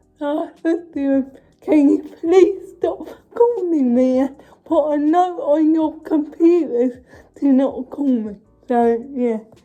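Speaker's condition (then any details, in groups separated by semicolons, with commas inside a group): Cerebral palsy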